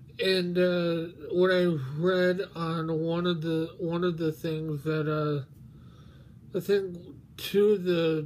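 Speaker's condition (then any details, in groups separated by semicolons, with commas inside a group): Mobius syndrome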